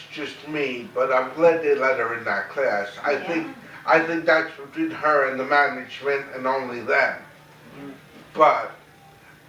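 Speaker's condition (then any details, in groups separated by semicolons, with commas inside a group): Cerebral palsy; very mild form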